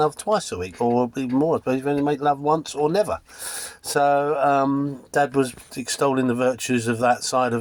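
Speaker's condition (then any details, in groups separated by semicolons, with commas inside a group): No condition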